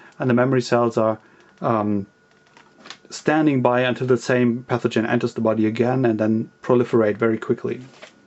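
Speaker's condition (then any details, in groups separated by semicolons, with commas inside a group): No condition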